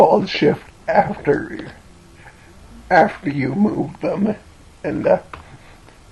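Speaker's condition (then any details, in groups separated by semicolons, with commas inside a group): Cerebellar ataxia from brain tumour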